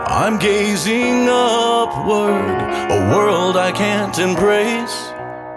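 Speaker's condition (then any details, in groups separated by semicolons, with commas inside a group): No condition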